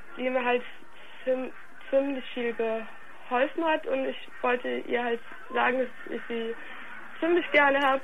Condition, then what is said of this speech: Stuttering. Ich finde erstmal super Kompliment, dass du mit mir dich auch traust, jetzt hier so in der Öffentlichkeit zu reden, obwohl du etwas stotterst.